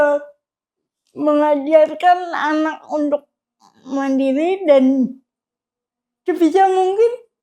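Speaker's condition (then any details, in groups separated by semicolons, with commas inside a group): Cerebral palsy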